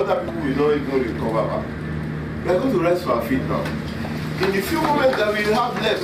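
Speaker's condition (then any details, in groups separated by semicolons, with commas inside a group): No condition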